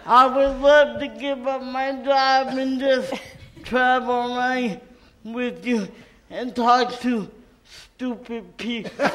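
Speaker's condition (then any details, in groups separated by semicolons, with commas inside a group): Cerebral palsy; cerebral palsy from birth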